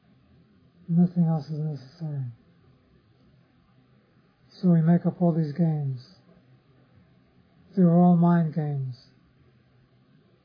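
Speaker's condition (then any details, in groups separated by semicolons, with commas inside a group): Parkinson's disease; others offer remedies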